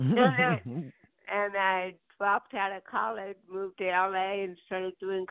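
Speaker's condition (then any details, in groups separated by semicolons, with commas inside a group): Cerebral palsy; birth onset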